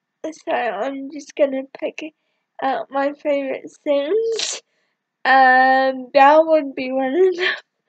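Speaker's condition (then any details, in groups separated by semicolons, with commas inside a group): Cerebral palsy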